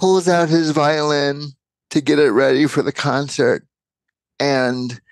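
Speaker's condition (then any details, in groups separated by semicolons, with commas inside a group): Cerebral palsy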